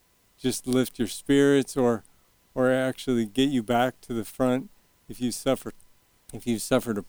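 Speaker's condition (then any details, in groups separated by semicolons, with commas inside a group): Early onset Parkinson's, young onset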